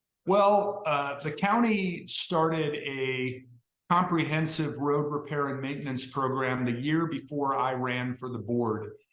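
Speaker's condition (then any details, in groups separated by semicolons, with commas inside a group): No condition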